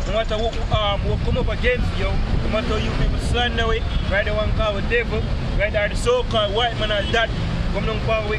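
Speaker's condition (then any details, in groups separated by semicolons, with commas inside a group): No condition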